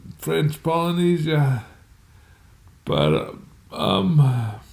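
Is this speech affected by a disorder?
Yes: multiple sclerosis.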